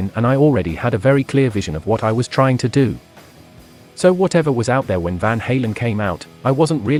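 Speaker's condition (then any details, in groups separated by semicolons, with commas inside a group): No condition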